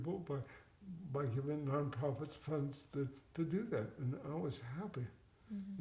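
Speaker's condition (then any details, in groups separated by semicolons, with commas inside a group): Cerebral palsy, mild; affects speech and walking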